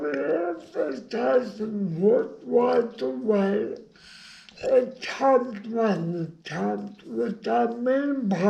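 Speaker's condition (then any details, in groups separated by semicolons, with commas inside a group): Brain injury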